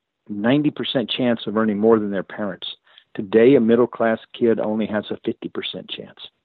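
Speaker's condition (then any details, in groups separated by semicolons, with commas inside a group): No condition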